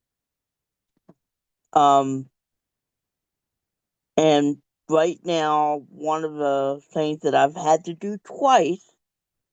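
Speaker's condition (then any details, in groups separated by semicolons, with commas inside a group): Cerebral palsy; present since birth; speech therapy in childhood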